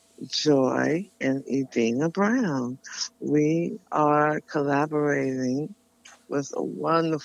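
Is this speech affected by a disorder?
Yes: tongue cancer; tumor on side of tongue from back tooth digging in, non-healing open sore, smoking and drinking; lisp, earlier sounded less clear.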